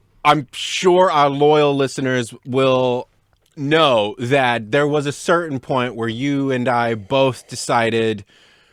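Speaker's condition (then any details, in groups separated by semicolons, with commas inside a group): No condition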